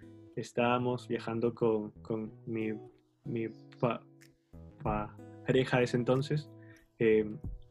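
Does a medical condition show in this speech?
Yes: stuttering; adult stuttering; works on communicating with less struggle, stutters openly while speaking; blocks and disfluencies, difficulty saying presente at roll call, sound repetitions; here repeated sounds, repeated words, blocks.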